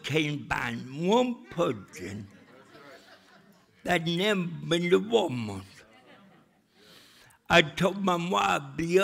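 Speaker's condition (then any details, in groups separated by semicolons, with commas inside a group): Cerebral palsy; speech still affected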